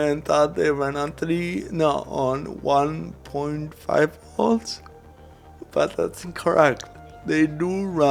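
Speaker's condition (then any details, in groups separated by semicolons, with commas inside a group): Cerebral palsy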